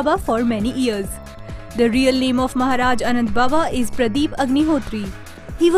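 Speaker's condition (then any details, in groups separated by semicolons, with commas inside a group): No condition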